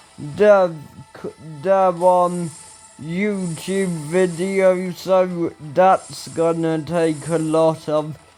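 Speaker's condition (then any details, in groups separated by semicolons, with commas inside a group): Ataxia; speech recently worse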